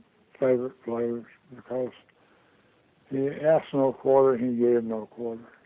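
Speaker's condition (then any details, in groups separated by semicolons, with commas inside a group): Parkinson's disease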